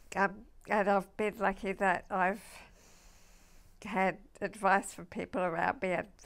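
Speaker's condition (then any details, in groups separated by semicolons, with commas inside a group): MND (ALS); uses assistive communication device daily; lost ability to talk, uses text to speech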